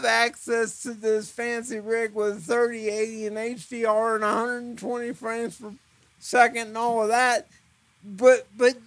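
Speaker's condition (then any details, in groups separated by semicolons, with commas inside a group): Cerebral palsy; difficulty focusing in VR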